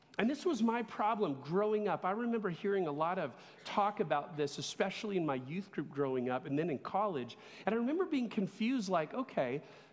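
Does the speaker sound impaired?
No.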